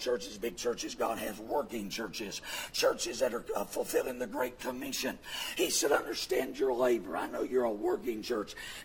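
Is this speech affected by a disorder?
Yes: vocal fold paralysis, bilateral; speaks with false vocal folds.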